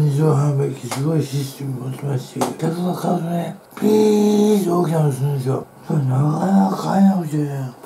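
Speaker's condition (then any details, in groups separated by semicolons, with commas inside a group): Tongue cancer, partial glossectomy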